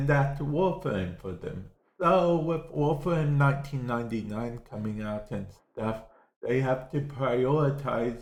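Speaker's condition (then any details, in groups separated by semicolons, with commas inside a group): Cerebral palsy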